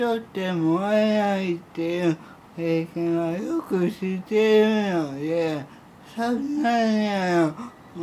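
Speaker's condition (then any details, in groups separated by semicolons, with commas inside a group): Cerebral palsy; severe, uses a wheelchair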